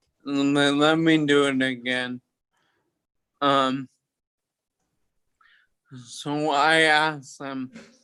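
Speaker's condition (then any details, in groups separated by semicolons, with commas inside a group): Toxic leukoencephalopathy, locked-in syndrome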